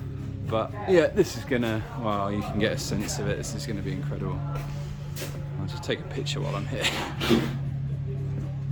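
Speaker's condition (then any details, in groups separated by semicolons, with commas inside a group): No condition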